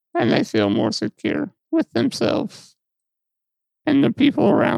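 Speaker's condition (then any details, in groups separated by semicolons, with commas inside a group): Muscular dystrophy; repositioned in bed by mother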